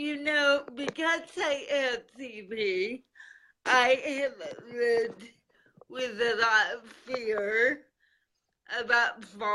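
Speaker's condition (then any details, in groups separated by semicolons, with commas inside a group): Cerebral palsy; lifelong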